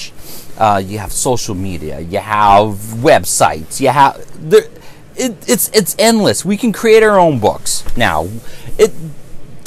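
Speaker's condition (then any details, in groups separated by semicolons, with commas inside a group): No condition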